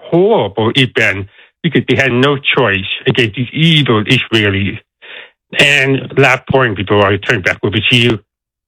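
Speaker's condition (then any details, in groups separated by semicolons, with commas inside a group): Deafness; deaf accent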